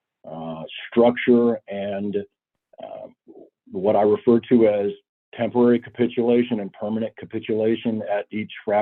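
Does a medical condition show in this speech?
No.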